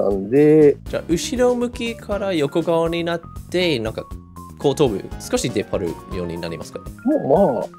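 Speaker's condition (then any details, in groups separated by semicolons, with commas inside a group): No condition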